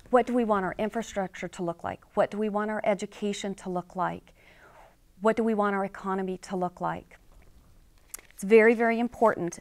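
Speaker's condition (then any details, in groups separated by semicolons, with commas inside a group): No condition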